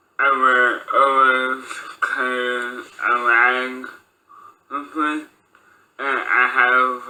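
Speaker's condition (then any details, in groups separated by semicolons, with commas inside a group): Speech impairment (brain-based); brain-based speech impairment, mouth control area affected; impaired speech from brain mouth-control damage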